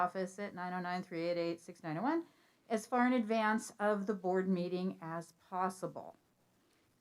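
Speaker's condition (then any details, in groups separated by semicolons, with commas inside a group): No condition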